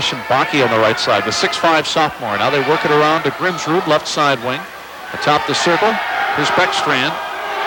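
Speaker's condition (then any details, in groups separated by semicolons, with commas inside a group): No condition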